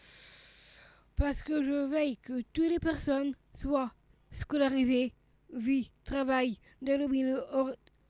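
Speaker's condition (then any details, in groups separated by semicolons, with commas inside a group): Down syndrome (trisomy 21); age 39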